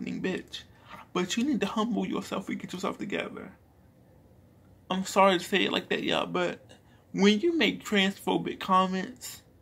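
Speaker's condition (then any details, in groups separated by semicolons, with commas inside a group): Cerebral palsy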